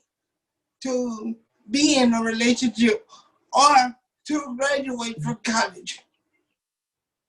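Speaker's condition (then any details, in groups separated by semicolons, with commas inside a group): Cerebral palsy; uses wheelchair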